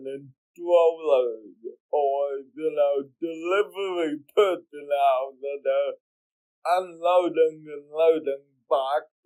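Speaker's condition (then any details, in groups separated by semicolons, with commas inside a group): Cerebral palsy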